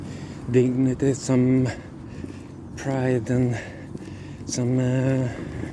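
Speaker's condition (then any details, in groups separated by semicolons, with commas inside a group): No condition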